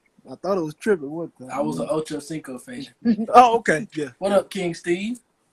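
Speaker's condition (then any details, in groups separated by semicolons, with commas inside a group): No condition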